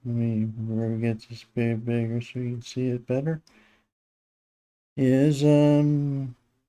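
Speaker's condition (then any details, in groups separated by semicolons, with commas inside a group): Parkinson's disease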